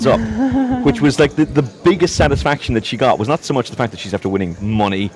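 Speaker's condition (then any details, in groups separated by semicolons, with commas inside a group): No condition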